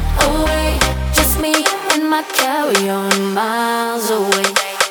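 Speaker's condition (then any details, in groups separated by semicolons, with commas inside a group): No condition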